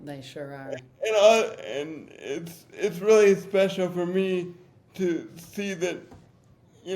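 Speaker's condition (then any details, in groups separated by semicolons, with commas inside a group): Cerebral palsy; difficult to talk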